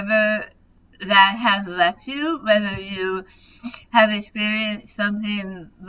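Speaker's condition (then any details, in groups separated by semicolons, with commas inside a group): Tongue cancer surgery; over half of tongue removed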